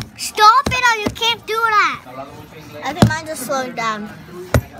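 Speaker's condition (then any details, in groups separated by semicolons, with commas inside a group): No condition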